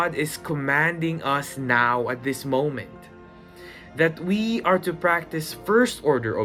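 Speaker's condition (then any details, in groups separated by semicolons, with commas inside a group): No condition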